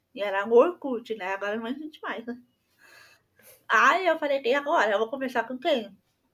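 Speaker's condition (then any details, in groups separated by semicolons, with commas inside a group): Deafness, congenital; profound in one ear, severe in the other; oralized deaf; maternal rubella, hearing aid from 4, no cochlear implant; no speech before diagnosis, only pointing, learned speech with hearing aid and speech therapy, early words incorrect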